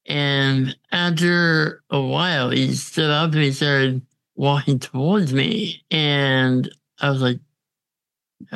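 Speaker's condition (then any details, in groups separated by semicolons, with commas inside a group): Congenital muscular dystrophy; doctor predicted inability to thrive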